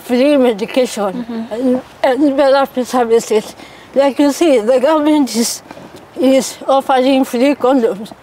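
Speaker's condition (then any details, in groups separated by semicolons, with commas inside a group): Cerebral palsy; from birth; 33 years with condition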